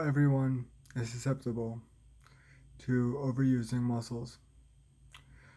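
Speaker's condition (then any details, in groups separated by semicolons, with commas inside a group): Cerebral palsy; feels hard to breathe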